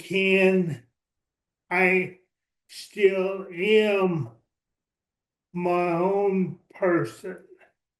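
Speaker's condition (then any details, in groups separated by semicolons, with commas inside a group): ALS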